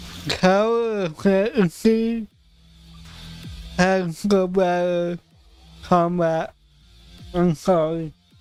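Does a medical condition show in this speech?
Yes: cerebral palsy; affects voice.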